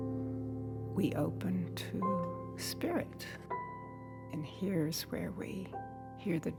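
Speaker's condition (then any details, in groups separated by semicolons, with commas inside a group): No condition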